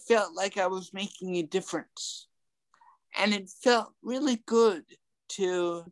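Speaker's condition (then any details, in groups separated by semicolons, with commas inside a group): Ataxic cerebral palsy; mild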